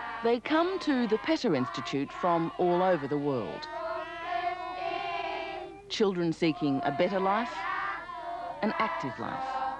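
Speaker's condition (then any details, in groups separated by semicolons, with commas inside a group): No condition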